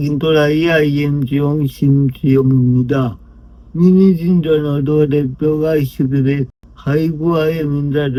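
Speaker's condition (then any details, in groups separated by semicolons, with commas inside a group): Brain lesion disability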